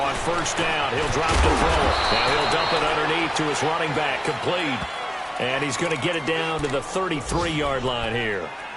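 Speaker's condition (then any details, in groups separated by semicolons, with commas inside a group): No condition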